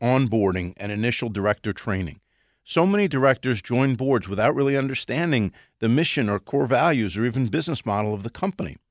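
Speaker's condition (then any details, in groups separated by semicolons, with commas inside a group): No condition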